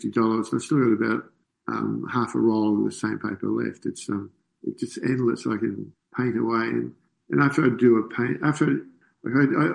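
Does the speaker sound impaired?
Yes: Parkinson's disease; loss of dopamine-producing substantia nigra.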